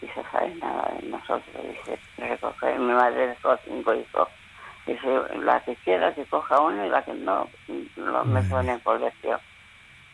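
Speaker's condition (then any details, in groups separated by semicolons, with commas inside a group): Parkinson's disease; lives in care home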